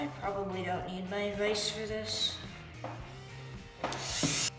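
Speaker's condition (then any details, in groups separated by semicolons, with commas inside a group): No condition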